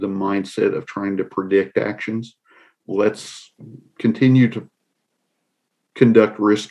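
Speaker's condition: No condition

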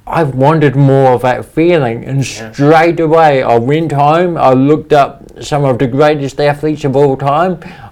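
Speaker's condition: Cerebral palsy; speech impediment, talks funny

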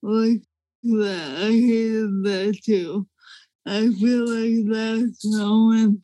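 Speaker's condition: ALS; young woman with ALS

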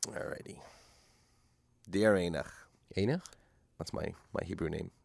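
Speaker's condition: No condition

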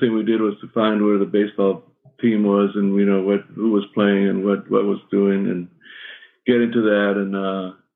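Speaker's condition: Parkinson's; voice shakier than usual at recording

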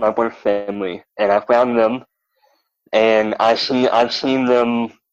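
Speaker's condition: Cleft lip and palate; double amputee

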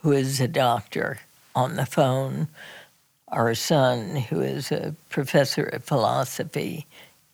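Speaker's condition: Spasmodic dysphonia; strange

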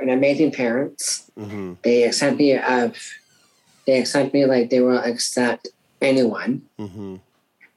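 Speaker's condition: Down syndrome; from birth

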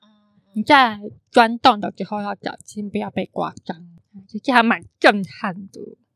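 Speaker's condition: Congenital hearing impairment, congenital cochlear underdevelopment; cochlea missing one turn

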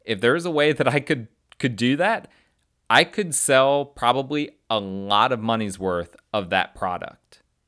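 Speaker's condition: No condition

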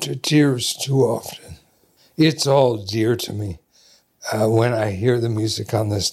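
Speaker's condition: ALS; does better as the day progresses

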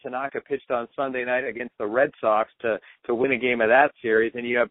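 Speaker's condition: No condition

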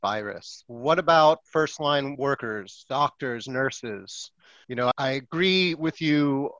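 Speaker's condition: No condition

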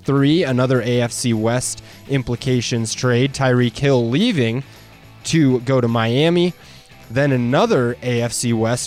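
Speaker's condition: No condition

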